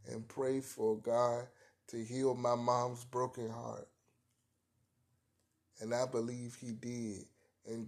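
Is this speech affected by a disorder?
Yes: cerebral palsy; spastic quadriparesis, present from birth, wheelchair user, unable to walk; about 30 years since birth.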